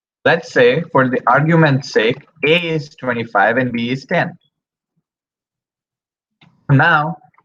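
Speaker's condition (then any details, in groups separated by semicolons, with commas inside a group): No condition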